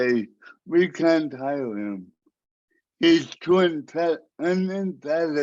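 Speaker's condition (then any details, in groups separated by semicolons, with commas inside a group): Cerebral palsy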